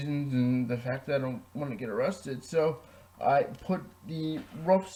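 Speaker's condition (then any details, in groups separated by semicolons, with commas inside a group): Cerebral palsy, spastic diplegia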